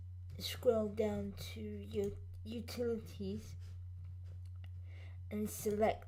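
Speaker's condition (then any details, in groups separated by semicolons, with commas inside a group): Cerebral palsy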